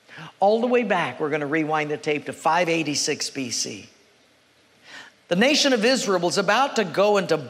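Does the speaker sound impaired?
No.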